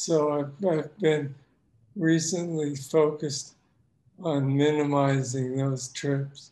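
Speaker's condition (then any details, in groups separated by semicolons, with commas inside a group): Parkinson's disease; young onset, deep brain stimulation surgery; tremor worsening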